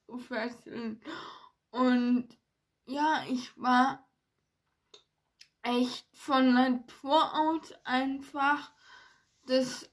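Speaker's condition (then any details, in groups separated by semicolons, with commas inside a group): Ataxia; ataxia affecting hands and fingers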